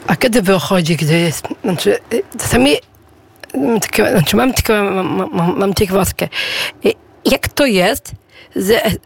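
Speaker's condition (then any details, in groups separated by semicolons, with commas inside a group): Down syndrome; experience with rehabilitation stays (turnus rehabilitacyjny)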